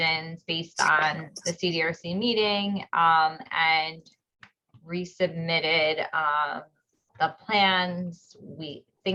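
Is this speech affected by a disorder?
No.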